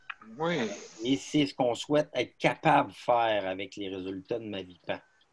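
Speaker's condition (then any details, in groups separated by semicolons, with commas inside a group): No condition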